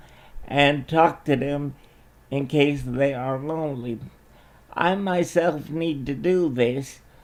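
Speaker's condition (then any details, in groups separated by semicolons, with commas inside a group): Cerebral palsy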